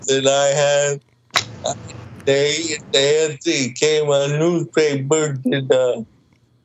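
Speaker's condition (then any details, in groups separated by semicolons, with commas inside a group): Cerebral palsy, mild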